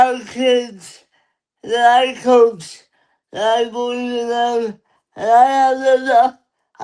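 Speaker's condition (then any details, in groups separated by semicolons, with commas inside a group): Cerebral palsy; lifelong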